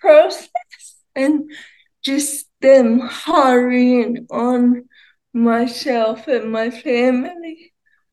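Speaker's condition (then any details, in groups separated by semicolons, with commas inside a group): Cerebral palsy, ataxia; mostly uses wheelchair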